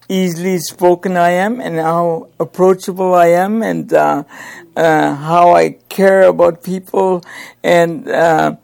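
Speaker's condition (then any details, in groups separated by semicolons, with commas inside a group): Cerebral palsy; present from birth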